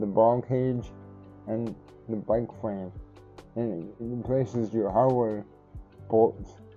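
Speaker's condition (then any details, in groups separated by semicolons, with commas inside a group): Cerebral palsy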